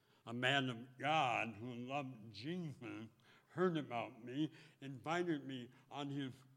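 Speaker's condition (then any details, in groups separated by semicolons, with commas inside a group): Speech impediment; could not speak or chew in childhood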